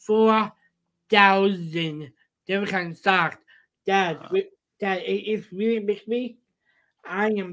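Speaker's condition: Down syndrome; from birth, incomplete intestine, intestinal bypass surgery on day three, heart defect with two holes, congestive heart failure, open heart surgery in infancy; short simple phrases, says he is really good at speaking, does public speaking engagements

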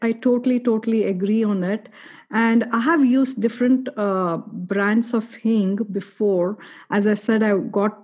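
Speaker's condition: No condition

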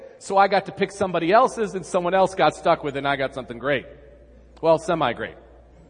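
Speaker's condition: No condition

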